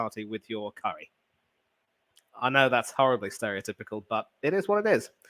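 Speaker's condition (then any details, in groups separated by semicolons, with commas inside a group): No condition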